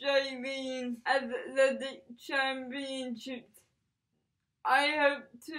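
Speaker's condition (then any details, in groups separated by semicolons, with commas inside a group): Cerebral palsy; from birth, affects speech, walking, fingers; seated thrower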